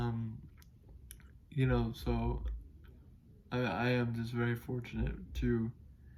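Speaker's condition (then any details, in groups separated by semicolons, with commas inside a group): Cerebral palsy; able to speak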